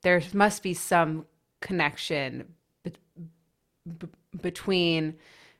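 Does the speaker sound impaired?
Yes: stutter; stutter diagnosed in childhood, about seven months speech therapy, therapy tried changing voice, formerly covert, hid stutter through school; found yoga breathing instructions hard to replicate, running not seen helping stutter, drinking in college boosted social confidence; here repeated sounds, blocks.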